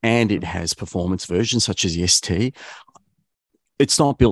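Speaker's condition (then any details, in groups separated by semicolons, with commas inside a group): No condition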